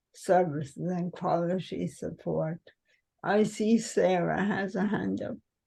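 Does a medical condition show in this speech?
Yes: cerebral palsy.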